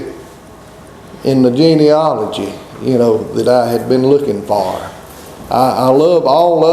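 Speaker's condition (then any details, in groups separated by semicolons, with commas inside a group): No condition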